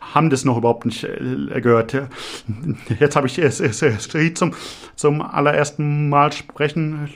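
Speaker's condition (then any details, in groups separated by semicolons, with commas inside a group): Stuttering; developmental, lifelong, possibly inherited, father stuttered, brother fluent, logopedic speech therapy, constant since second grade; frequent whole-word and part-word repetitions, filler äh; repeated sounds, repeated words, prolonged sounds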